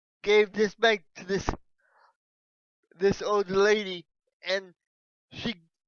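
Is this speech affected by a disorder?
Yes: cerebral palsy.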